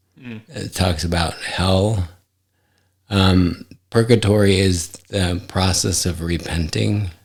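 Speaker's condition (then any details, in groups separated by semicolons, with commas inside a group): ALS; affects hand function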